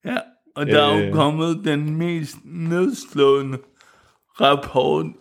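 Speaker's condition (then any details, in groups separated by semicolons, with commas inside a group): Cerebral palsy; wheelchair user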